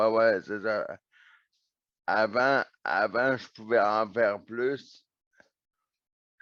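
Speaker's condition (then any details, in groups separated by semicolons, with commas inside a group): Neonatal cerebral palsy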